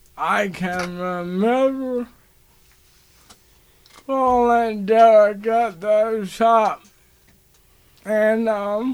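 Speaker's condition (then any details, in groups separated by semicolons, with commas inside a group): ALS; motor neuron disease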